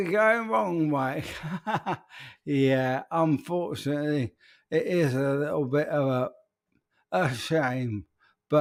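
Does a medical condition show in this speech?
Yes: ALS; peculiar voice, speech very difficult.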